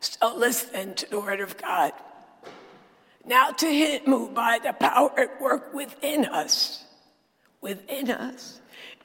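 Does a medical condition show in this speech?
Yes: dysphonia; not a sore throat.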